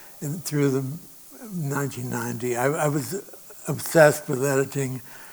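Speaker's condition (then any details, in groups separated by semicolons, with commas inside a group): Parkinson's disease; reduced nimbleness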